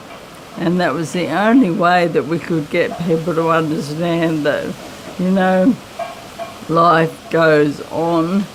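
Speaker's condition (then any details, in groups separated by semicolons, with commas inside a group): MND; limb onset, legs and arms; voice slightly raspy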